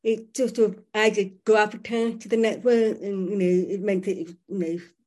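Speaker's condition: Profoundly deaf, born profoundly deaf; profound deafness from birth, lip reading main communication, some British Sign Language (BSL), not fluent; relies on lip reading, needs people facing and speaking normally, no over-enunciating or shouting

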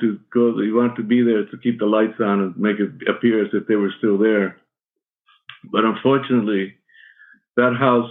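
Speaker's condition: Parkinson's; shaky voice, may stumble on words

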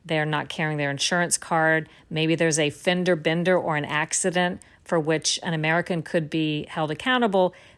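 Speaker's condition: No condition

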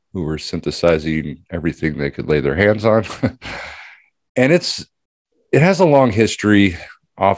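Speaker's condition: No condition

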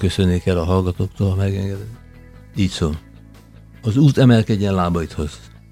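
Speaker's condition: Parkinson's disease; qigong exercises with other Parkinson's patients

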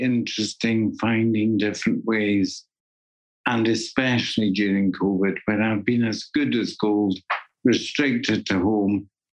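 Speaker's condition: Parkinson's disease; deep brain stimulation surgery, two brain implants with controller, lifelong essential tremor, diagnosis took about 15 months; symptoms regulated by stimulation, balance iffy, uses a cane, records poetry readings to help; voice going, can no longer sing or do theatre

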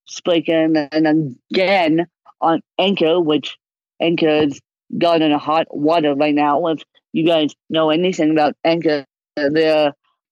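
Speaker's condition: Cerebral palsy, moderate; can talk

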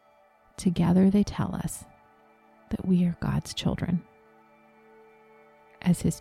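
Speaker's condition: No condition

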